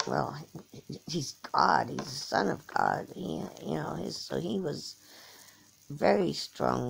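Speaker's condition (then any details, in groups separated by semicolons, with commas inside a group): Cerebral palsy; from birth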